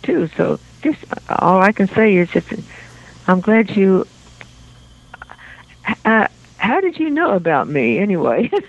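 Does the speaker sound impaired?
Yes: stuttering; 3-6 week Hollins Institute retraining, then weekly therapy with Patrice Thompson at Walter Reed for 2-3 years; much improved, not completely fluent, still occasional stuttering moments; confident, fast talking causes trouble, stops, takes full breath, restarts; here prolonged sounds.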